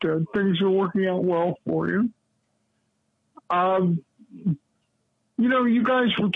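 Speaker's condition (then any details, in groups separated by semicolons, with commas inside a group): Cerebral palsy; lifelong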